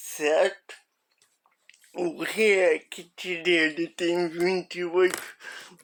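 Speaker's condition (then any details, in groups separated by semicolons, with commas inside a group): Paralysis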